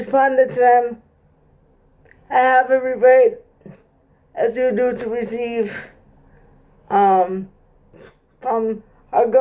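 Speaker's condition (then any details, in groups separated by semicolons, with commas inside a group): Cerebral palsy; present from birth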